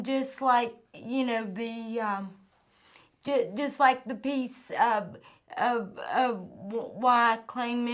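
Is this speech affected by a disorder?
Yes: cerebral palsy; from birth.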